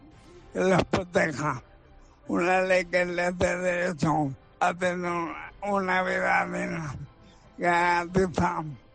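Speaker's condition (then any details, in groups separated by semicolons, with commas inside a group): ALS; diagnosed several years earlier; heard in archived clip from about one year earlier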